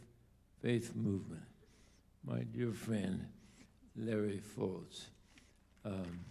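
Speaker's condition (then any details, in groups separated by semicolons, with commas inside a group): ALS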